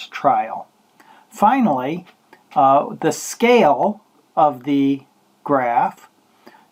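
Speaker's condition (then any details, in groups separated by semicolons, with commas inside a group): No condition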